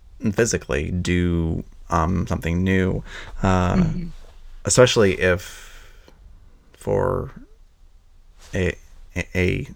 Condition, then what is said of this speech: Stuttering. And I stuttered in there too on purpose.